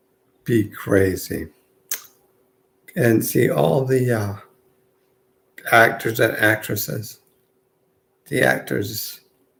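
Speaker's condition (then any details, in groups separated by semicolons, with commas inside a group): Multiple sclerosis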